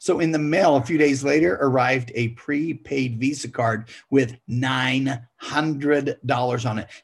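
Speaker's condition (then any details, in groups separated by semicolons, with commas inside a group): No condition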